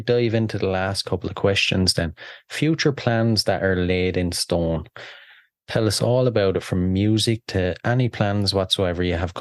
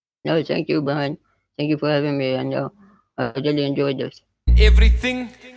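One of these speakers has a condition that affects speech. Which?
The second: spinal muscular atrophy type 2; type 2, progressive muscle wasting.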